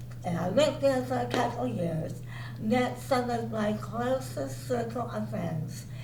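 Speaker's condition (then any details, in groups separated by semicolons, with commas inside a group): Cerebral palsy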